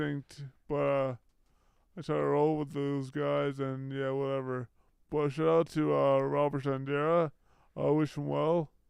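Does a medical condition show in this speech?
Yes: brain injury.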